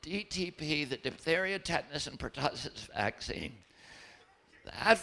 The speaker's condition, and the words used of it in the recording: Dystonia. And it makes my voice tremble like that.